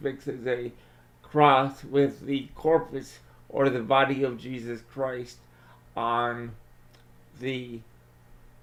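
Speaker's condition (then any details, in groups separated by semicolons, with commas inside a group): Cerebral palsy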